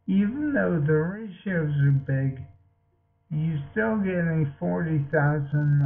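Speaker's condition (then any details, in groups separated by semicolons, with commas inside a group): Multiple sclerosis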